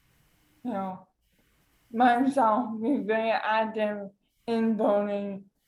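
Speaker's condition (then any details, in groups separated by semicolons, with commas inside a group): Cerebral palsy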